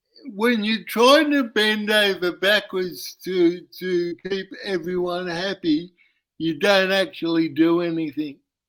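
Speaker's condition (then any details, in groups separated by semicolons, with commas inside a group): Cerebral palsy; uses wheelchair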